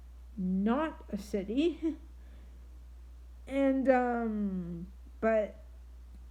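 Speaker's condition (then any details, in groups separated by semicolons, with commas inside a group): Triplegic cerebral palsy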